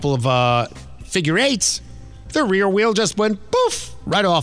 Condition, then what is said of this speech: None; typical speech.